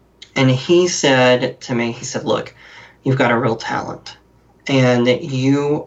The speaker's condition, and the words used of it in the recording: Cleft palate. You know, when I was younger, my voice, you know, has a different sound, a more nasal kind of sound.